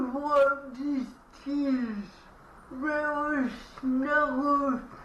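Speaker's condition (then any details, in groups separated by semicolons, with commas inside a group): Cerebral palsy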